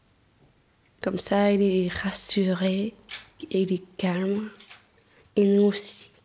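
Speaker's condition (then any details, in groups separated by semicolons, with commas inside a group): Down syndrome; trisomy 21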